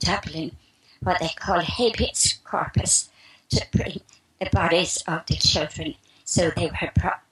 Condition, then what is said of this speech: Spasmodic dysphonia. May I first say that I had spasmodic dysphonia for the past 3 years, which means it's a strangulation of the esophagus.